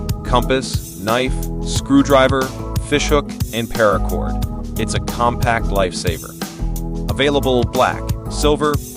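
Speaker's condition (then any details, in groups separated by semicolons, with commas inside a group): No condition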